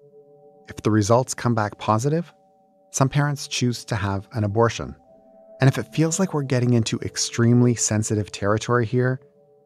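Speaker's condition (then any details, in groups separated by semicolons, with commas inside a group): No condition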